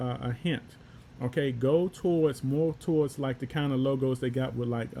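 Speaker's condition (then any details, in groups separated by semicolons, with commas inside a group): No condition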